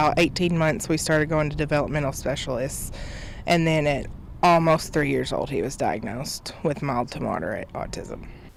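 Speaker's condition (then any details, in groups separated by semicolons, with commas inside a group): No condition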